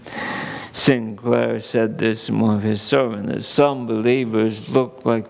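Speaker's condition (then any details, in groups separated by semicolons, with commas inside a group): ALS; under neurologist care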